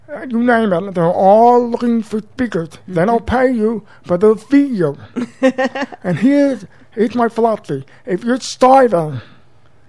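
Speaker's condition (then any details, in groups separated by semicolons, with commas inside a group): Profound deafness since birth; congenital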